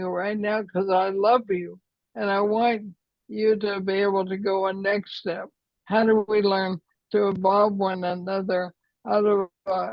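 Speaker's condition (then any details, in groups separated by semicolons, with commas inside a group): ALS; affects hands and voice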